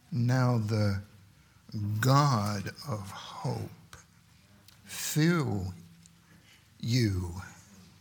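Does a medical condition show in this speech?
Yes: stuttering; stuttering during sermon, deliberately slow speech; speaks slowly by necessity, stuttering can stop speech, takes slow breath, slightly changes voice; here prolonged sounds, blocks.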